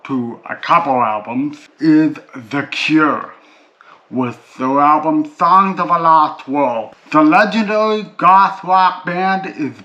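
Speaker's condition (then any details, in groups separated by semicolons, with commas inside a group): Cerebral palsy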